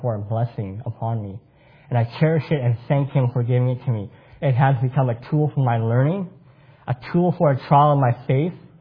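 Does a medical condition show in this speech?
Yes: cleft palate; congenital cleft palate.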